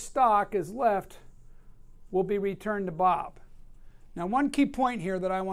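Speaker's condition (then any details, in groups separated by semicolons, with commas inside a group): No condition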